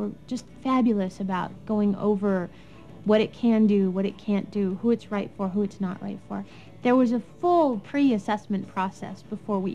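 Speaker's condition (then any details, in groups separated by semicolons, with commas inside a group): No condition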